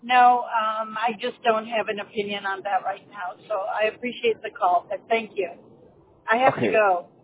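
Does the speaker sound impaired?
No.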